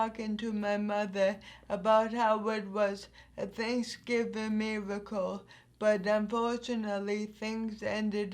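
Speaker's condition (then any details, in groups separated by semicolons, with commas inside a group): Anoxic brain injury; anoxic, 23 minutes without oxygen, service dog for balance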